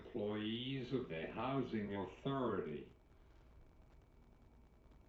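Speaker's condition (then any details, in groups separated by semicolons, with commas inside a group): Cerebral palsy; uses wheelchair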